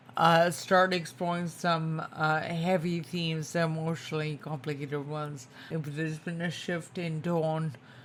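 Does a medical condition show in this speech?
Yes: spinocerebellar ataxia type 2, SCA2; tongue.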